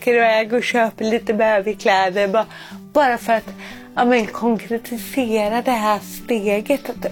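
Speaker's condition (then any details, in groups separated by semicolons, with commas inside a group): Cerebral palsy; cerebral palsy from birth asphyxia, cord around neck, born without heartbeat, harder to move, balance difficulty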